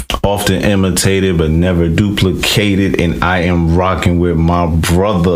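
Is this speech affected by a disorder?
No.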